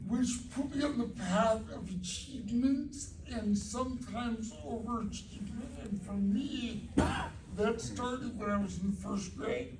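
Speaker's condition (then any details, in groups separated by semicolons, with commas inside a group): Cerebral palsy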